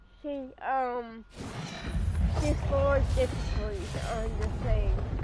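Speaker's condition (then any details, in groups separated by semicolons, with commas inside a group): Cerebral palsy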